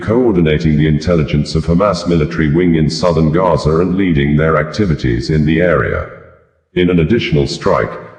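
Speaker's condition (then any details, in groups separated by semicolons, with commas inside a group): No condition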